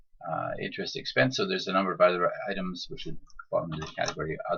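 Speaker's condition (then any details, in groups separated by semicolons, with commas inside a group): No condition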